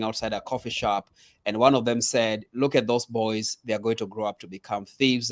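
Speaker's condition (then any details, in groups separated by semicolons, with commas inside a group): No condition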